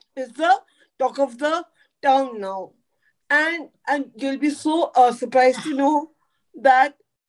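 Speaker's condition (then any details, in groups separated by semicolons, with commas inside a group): Cerebral palsy; could not talk in early life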